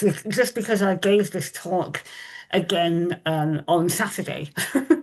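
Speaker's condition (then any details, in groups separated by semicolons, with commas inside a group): Moebius syndrome facial paralysis; congenital rare facial paralysis; limited communication, compensates with voice modulation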